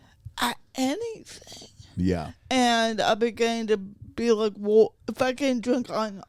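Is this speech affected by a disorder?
Yes: cerebral palsy.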